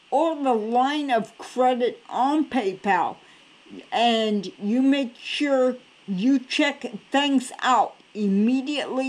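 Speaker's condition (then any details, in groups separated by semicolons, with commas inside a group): Cerebral palsy; cannot walk, crawls to get around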